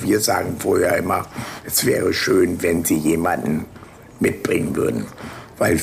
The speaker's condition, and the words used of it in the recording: Laryngectomy. Und der Schluckschlauch im Eingang des Rachens, der kann genau das Gleiche, was die Stimmlippen können.